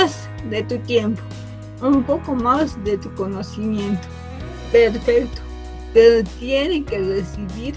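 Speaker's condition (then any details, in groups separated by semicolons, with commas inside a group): Cerebral palsy from birth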